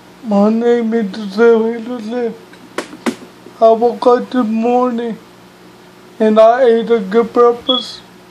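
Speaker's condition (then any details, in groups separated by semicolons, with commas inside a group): Cerebral palsy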